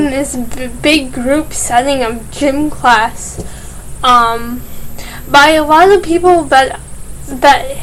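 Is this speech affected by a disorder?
Yes: cerebral palsy.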